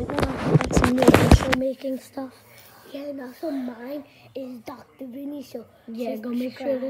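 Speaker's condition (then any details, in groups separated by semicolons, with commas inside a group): No condition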